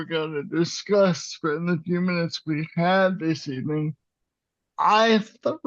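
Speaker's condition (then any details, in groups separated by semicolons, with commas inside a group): Cerebral palsy; speaks slower at times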